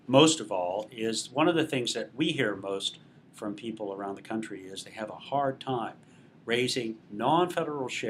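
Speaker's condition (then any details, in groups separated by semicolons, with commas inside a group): No condition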